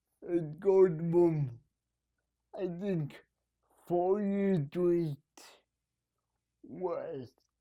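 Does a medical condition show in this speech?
Yes: cerebral palsy; needs help at night.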